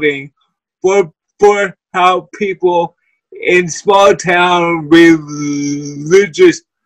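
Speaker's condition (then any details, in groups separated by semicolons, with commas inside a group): Cerebral palsy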